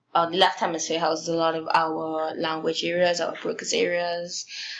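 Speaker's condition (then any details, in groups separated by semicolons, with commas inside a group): No condition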